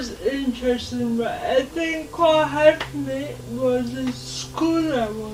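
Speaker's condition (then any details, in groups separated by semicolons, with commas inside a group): Cerebral palsy; since birth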